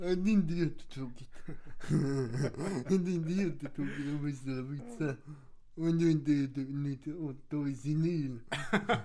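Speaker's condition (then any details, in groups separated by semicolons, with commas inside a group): Cerebral palsy; wheelchair user, has two wheelchairs, once walked ten kilometres in one day without wheelchair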